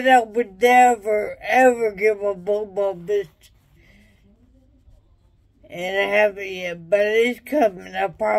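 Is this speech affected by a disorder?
Yes: traumatic brain injury.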